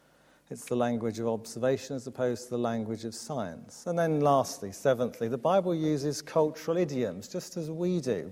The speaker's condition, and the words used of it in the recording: No condition.